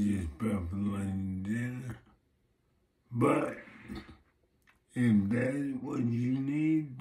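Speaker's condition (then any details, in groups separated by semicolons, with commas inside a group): Multiple sclerosis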